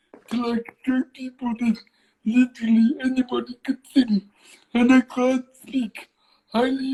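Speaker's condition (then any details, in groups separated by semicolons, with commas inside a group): Cerebral palsy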